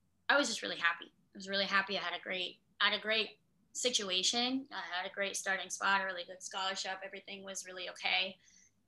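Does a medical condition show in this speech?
Yes: cleft lip and palate; about two surgeries a year until age 10-11.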